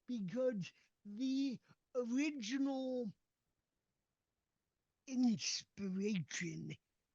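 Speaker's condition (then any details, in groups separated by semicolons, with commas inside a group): Cerebral palsy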